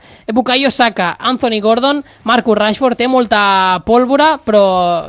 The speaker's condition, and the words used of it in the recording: No condition.